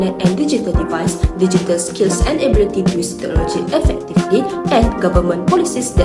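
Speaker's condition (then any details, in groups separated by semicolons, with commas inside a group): No condition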